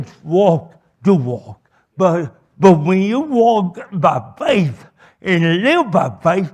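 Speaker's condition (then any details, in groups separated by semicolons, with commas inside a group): Cerebral palsy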